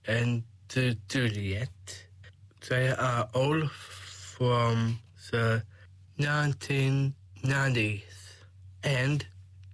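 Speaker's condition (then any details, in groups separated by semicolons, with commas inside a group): Down syndrome; 21 years old; age 21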